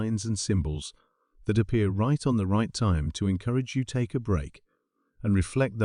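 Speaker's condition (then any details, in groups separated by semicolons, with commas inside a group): No condition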